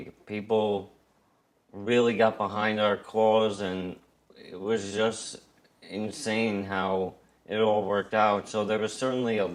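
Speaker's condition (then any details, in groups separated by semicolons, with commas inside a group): ALS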